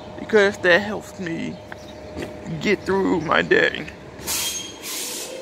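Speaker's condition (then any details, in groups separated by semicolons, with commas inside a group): Cerebral palsy; speech is not the best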